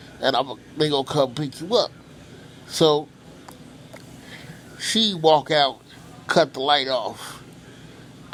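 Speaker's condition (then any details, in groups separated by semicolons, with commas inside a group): Cerebral palsy; from birth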